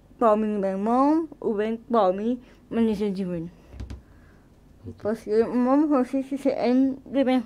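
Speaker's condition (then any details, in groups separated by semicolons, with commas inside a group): Cerebral palsy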